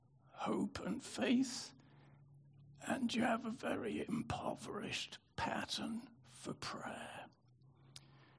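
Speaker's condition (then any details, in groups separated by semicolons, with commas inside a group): Spasmodic dystonia; brain disorder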